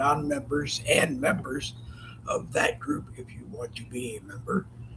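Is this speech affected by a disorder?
Yes: lewy body dementia; Parkinson's-linked form.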